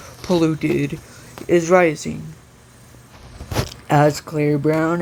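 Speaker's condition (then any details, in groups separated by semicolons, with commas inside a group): Cerebral palsy; from birth, walks with walker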